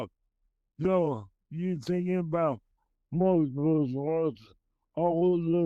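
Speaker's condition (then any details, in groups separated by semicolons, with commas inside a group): Multiple sclerosis; esophagus affected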